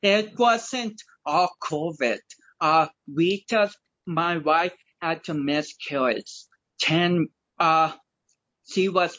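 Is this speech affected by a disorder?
Yes: cerebral palsy; speech affected.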